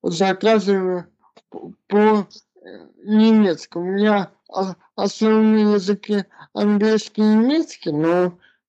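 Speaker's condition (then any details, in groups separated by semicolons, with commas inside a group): Cerebral palsy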